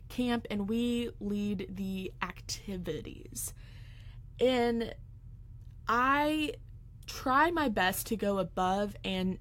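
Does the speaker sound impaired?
Yes: stuttering; fear of speaking in front of groups, school accommodations for presenting projects, found national stuttering association; many fears about speaking; here prolonged sounds, blocks.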